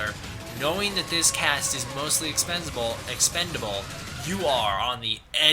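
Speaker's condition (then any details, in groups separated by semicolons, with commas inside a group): No condition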